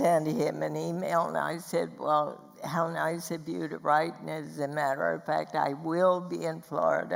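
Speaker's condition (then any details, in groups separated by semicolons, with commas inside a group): Spasmodic dysphonia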